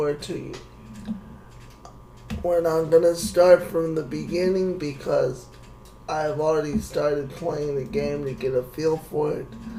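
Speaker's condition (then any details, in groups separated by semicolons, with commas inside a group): Cerebral palsy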